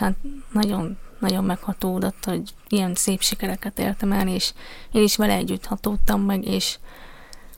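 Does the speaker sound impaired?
Yes: deafness; poor speech and vocabulary with hearing aid before implant, learned speaking in developmental lessons.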